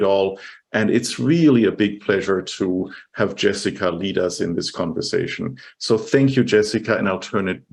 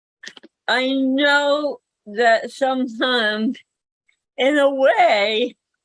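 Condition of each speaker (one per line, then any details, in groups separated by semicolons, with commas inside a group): No condition
Cerebral palsy; mainly small motor coordination; speaks better than types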